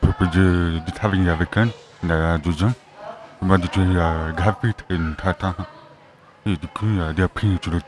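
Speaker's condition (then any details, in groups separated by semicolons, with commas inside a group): Deaf from birth; congenital deafness, cochlear implants, second implant somewhat later; implants greatly improved hearing, lip-reads somewhat during conversation, uses Roger Voice app for voice-to-text; learned to speak without hearing own voice, fairly intelligible, early rehearsals too quiet, improved articulation, projection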